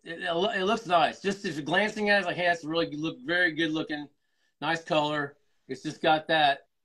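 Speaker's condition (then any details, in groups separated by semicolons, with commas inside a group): No condition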